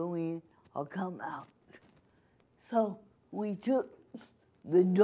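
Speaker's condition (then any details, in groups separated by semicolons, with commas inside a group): Cerebral palsy; from birth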